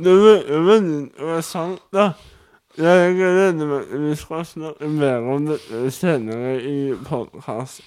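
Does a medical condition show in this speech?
Yes: cerebral palsy; wheelchair user.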